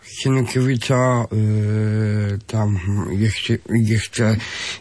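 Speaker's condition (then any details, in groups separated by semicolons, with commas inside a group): Down syndrome; genetic, trisomy 21, extra chromosome 21, from birth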